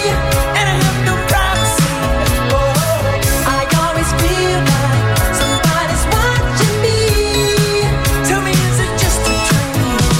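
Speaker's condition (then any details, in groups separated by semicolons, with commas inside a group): No condition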